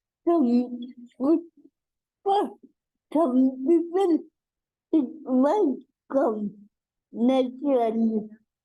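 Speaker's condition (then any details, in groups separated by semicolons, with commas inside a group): Cerebral palsy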